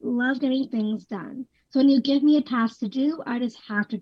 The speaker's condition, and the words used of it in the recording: Down syndrome. You sing beautifully, you speak beautifully, and Gigi was saying, oh my gosh, she speaks so fast.